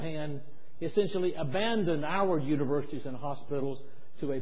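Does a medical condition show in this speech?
No.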